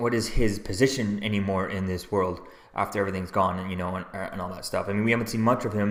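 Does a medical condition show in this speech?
No.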